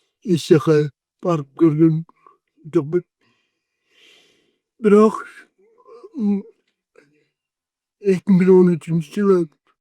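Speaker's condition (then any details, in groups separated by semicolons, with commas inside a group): Cerebral palsy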